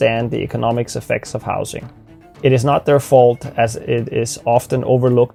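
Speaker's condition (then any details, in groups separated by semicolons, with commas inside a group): No condition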